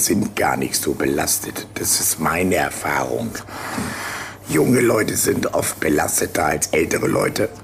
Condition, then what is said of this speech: Laryngectomy. Ich spreche aber praktisch mit dem Standard heute, das sogenannte Schandventil oder Volksmund eine Stimmprothese.